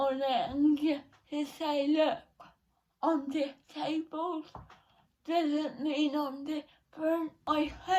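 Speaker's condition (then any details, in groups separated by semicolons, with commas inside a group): Cerebral palsy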